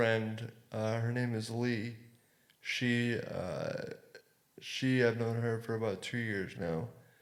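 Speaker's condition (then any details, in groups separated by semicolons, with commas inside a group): Cerebral palsy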